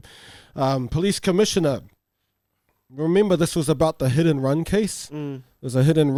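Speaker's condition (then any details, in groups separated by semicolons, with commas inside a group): No condition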